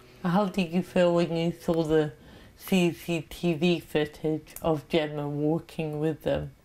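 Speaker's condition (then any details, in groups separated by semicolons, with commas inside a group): Cerebral palsy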